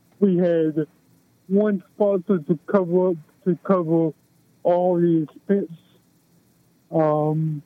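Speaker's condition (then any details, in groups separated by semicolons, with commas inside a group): Cerebral palsy; affects movement, balance and posture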